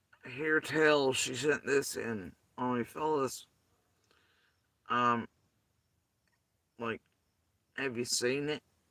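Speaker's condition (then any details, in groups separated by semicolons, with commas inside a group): Facial paralysis after surgery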